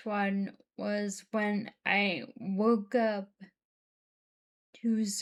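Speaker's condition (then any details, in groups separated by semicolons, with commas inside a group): Friedreich's ataxia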